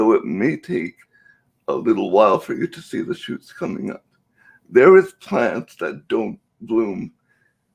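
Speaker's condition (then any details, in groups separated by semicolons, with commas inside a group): Cerebral palsy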